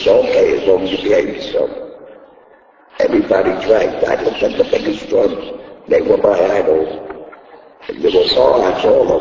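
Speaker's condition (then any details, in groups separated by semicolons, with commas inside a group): Laryngectomy; voice box removed by surgery, speech device placed in throat; talks with throat device, needs thumb to talk; taught to talk with throat device, cannot talk without thumb, earlier voice loss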